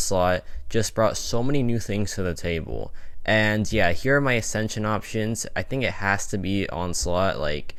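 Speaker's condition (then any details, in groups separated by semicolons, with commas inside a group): No condition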